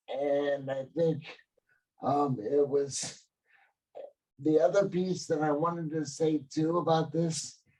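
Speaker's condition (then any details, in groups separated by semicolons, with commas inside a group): Cerebral palsy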